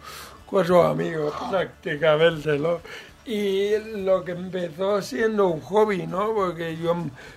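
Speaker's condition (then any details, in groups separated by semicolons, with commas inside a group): Cerebral palsy; mild, lesser degree of disability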